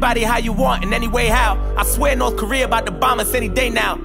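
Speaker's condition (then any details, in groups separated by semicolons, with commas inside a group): No condition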